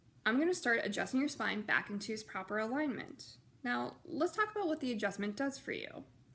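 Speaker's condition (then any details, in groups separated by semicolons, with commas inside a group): No condition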